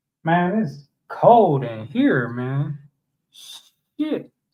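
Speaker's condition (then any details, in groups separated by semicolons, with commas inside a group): No condition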